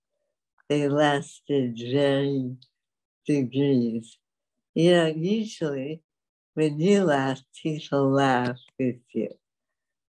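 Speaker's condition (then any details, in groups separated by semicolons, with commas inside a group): Dystonia; affects walking and speech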